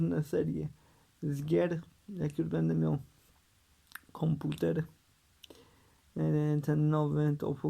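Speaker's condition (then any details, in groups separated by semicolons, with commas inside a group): Cerebral palsy; uses wheelchair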